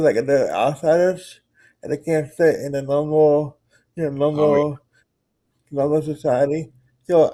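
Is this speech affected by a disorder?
Yes: cerebral palsy.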